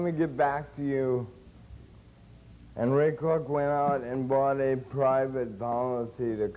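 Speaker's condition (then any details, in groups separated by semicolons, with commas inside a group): Cerebral palsy; since birth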